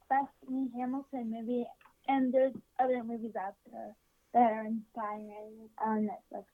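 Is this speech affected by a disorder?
Yes: cerebral palsy; affects legs, cortical vision impairment, major surgery about five years ago, physical therapy about three years; age 17, uses walker, returning to canes after fall last summer, wheelchair for long distance, aso leg braces; swallows too much air all day, learned behavior.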